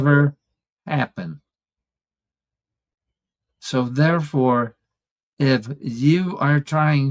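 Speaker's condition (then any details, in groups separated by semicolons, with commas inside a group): ALS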